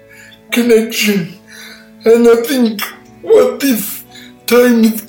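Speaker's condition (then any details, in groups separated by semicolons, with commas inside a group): Cerebral palsy; all four limbs affected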